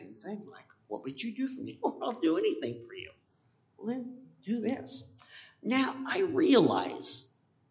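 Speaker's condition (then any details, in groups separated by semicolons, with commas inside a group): Cleft palate; 7 years of speech therapy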